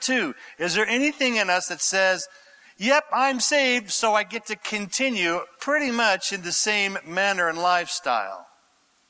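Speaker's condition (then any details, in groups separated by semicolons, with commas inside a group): No condition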